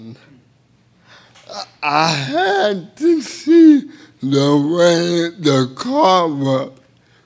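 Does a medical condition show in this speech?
Yes: cerebral palsy; involuntary hand movements.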